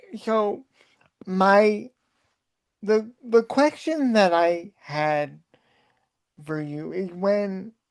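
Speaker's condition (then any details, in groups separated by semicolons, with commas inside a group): Cerebral palsy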